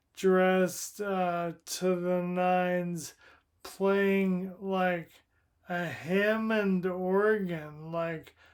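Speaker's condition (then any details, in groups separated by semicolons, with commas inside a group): Primary lateral sclerosis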